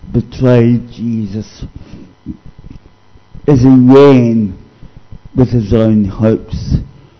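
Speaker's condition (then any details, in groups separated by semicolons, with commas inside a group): Cerebral palsy; discovered at age 2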